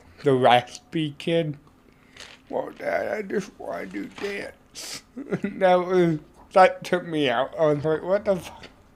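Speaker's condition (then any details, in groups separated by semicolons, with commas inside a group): Cerebral palsy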